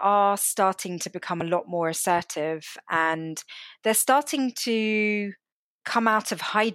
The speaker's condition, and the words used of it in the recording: No condition.